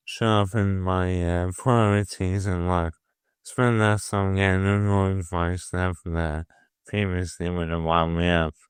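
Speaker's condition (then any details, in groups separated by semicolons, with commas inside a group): Motor neuron disease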